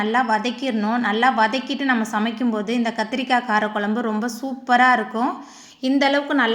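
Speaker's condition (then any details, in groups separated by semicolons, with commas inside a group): No condition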